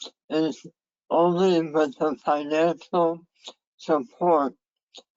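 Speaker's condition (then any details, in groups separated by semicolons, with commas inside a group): Head and neck cancer; left vagus nerve severed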